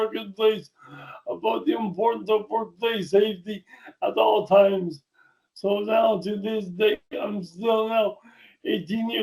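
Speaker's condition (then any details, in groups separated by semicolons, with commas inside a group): Diffuse axonal brain injury; initially not expected to speak or eat, speech therapy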